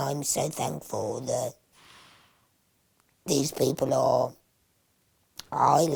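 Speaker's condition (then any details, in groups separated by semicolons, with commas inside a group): Laryngectomy after throat cancer; throat cancer, total laryngectomy, voice prosthesis; voiceless two years during treatment, voice sounds different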